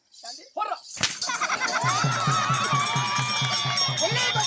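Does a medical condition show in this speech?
No.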